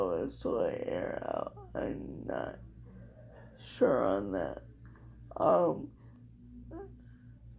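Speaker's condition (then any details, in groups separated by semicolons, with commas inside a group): Cerebral palsy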